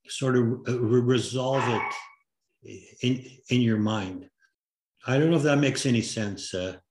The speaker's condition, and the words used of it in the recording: Stuttering. I still stutter, but I keep rolling along.